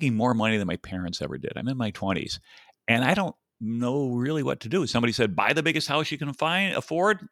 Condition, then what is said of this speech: None; typical speech.